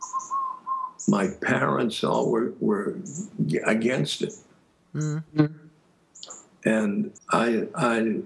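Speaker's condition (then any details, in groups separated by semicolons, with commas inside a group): Aphasia; speech stops, and things like that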